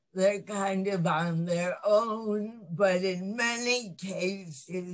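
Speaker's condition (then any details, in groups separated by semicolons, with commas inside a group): Cerebral palsy; lifelong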